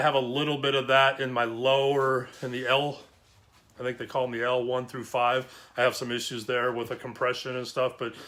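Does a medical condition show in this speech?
No.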